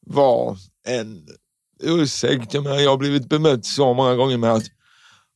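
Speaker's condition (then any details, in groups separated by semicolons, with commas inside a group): Cerebral palsy; paralysis, constant muscle tension, shorter tight muscles, stiff in childhood, hip slightly crooked, left leg turns inward, gait differs; speech impediment, sounds not quite like others, speech therapy in childhood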